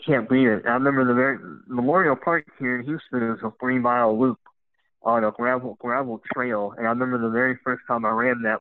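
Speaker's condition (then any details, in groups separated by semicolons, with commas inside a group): Cleft lip and palate; congenital, extreme leg deformities, many leg operations, full-time wheelchair at 13, bilateral above-knee amputation at 14; uses leg prostheses, running prostheses from Challenge Athlete Foundation grant, runner and triathlete; speech impediment, harder for new people to understand at first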